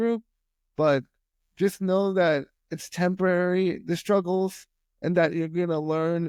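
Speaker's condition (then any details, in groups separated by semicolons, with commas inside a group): Spastic quadriplegic cerebral palsy; very tight limbs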